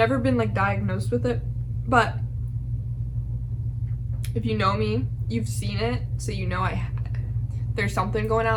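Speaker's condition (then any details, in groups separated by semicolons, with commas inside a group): No condition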